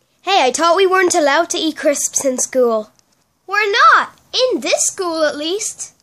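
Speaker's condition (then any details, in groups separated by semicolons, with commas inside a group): No condition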